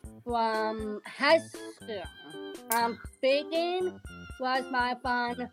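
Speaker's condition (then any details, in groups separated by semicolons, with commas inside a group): Down syndrome; present from birth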